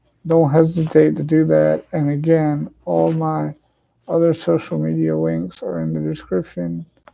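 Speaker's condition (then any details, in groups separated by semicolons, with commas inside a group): Cerebral palsy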